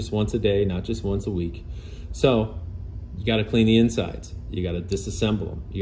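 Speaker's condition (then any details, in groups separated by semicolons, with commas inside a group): No condition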